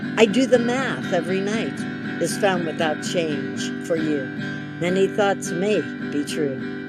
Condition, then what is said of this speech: No condition.